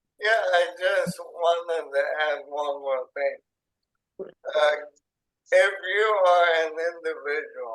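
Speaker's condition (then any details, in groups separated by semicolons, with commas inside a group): ALS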